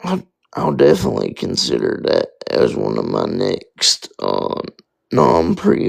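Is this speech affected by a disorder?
Yes: spastic quadriplegic cerebral palsy.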